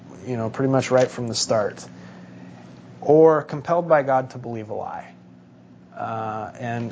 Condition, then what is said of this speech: None; typical speech.